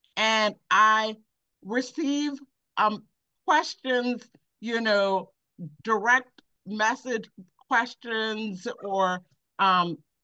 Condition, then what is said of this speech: Aphasia. Like I can comprehend well, but I can't repeat